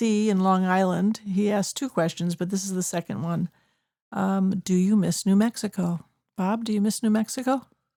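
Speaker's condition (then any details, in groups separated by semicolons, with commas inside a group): No condition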